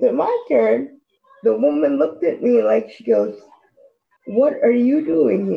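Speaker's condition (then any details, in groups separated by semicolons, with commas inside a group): Cerebral palsy; congenital cerebral palsy, affects body movement and muscle coordination, wheelchair user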